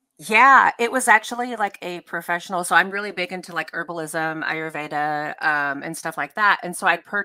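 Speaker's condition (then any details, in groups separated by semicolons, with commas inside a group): No condition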